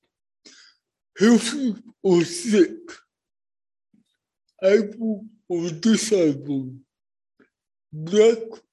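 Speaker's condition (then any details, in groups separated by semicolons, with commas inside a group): Cerebral palsy; born not breathing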